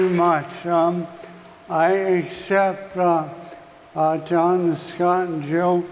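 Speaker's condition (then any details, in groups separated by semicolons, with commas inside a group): ALS; recently diagnosed; speech compromised, voice-over artist speaks for him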